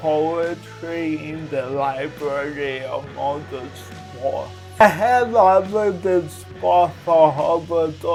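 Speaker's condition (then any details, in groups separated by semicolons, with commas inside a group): Cerebral palsy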